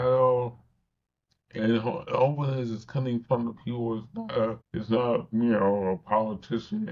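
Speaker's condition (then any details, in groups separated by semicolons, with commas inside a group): Cerebral palsy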